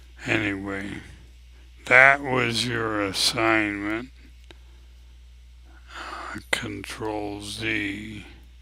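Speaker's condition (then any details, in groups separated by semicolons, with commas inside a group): ALS; abnormally slow voice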